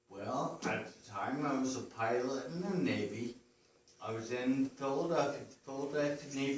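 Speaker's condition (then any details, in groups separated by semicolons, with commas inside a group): Friedreich's ataxia; genetic, spinocerebellar degeneration with polyneuropathy; progressive over years, relies on one arm, on-screen keyboard; slurs more when tired, weaker throat control, swallowing difficulty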